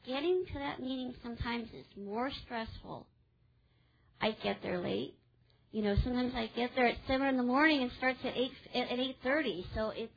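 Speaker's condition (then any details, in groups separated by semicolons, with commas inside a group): Cleft palate; congenital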